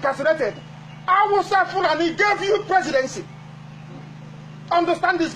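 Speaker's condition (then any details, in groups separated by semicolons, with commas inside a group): No condition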